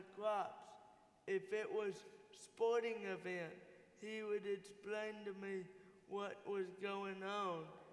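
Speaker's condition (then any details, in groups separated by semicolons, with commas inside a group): Cerebral palsy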